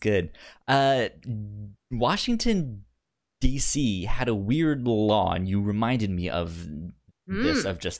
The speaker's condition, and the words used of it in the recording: Stuttering. The only year, I don't know if it's still a thing or if the technology has gotten any better, but obviously I have a speech impediment and I stutter.